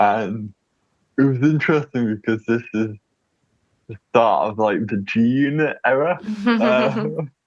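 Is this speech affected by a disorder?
Yes: cerebral palsy.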